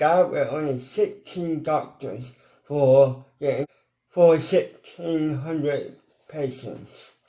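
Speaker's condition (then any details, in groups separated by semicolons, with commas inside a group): Cerebral palsy; mild, ataxic type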